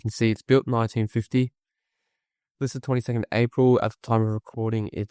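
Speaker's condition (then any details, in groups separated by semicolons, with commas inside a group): No condition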